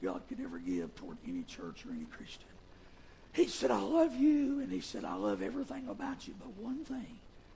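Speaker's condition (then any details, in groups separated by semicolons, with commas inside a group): Vocal fold paralysis, bilateral; speaks with false vocal folds; move or vibrate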